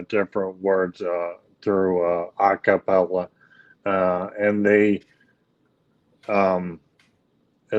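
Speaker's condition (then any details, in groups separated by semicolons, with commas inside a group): ALS; leg onset, later arm weakness; speech issues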